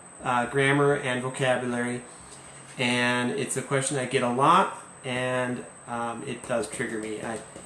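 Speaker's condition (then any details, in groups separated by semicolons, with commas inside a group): No condition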